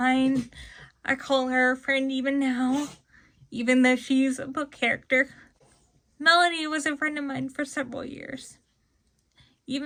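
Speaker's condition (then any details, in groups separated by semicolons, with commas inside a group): Cerebral palsy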